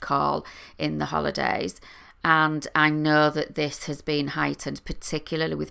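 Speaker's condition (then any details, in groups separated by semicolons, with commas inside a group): No condition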